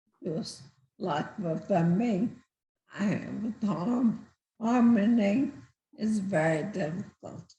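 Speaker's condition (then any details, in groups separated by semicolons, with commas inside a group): Multiple system atrophy; first diagnosed as ataxia, affects balance, speaking, hands; cannot walk on land, uses scooter, water therapy; weakened speaking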